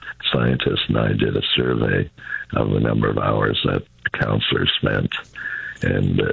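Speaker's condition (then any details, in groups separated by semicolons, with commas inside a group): Throat cancer; throat cancer as fifth bout of cancer; recovered, ongoing throat trouble, trouble with taste, low energy; voice affected by throat cancer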